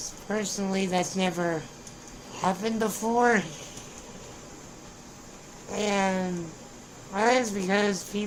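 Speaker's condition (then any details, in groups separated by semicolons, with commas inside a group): Spinal muscular atrophy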